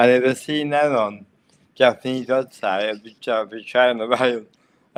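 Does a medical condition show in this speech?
Yes: cerebral palsy.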